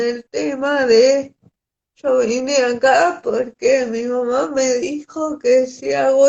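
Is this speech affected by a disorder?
Yes: cerebral palsy.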